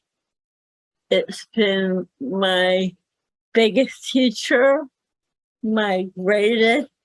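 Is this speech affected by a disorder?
Yes: cerebral palsy; speaks better than types.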